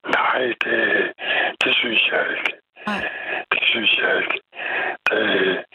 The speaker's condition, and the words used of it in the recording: Throat cancer. Vi skal måske lige starte med at sige, at du ikke laver sjov med din stemme, men der er et eller andet med din...